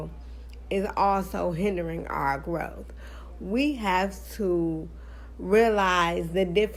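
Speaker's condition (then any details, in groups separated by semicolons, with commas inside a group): Cerebral palsy, spastic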